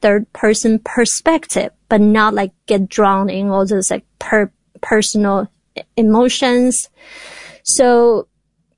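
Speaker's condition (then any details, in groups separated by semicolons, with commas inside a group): Stuttering; speech therapy with Dr. Merson did not remove stutter; still stutters after completing speech therapy with Dr. Merson; repeated sounds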